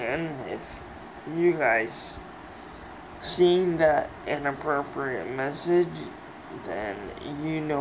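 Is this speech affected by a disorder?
Yes: cerebral palsy, mild.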